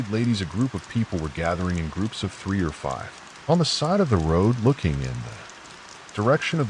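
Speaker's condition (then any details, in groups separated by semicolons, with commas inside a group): No condition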